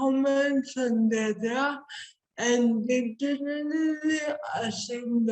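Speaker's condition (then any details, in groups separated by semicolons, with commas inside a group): Cerebral palsy; speech impairment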